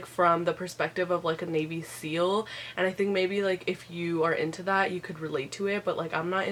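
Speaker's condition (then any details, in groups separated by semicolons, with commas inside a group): No condition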